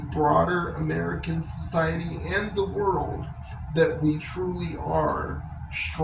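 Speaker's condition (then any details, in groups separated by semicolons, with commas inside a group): Cerebral palsy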